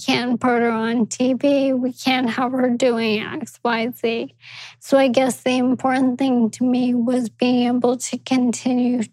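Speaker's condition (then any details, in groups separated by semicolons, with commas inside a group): ALS; progressive degenerative muscle disease, leg symptom onset, diagnosed at 29 by Dr. Neil Schneider, Columbia; age 30, several years since onset, one medication available; speech affected by ALS, noticeable on podcasts and shows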